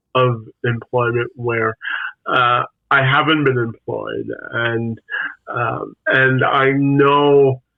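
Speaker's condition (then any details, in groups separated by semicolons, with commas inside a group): Spastic quadriplegic cerebral palsy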